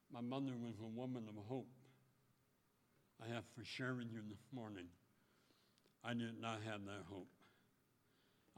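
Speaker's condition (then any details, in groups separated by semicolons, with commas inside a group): Speech impediment; 6 years of therapy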